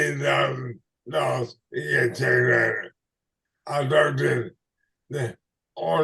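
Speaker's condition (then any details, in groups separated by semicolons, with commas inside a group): ALS/MND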